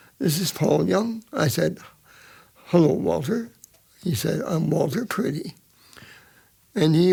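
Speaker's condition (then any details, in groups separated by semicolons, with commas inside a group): Cerebral palsy; present from birth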